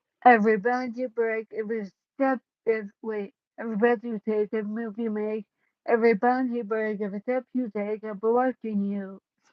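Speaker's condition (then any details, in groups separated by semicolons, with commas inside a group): Cerebellar ataxia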